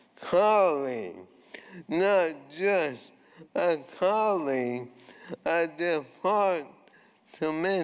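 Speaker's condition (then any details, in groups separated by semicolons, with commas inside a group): ALS; voice changed from earlier resonant voice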